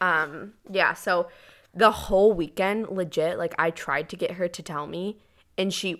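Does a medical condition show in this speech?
No.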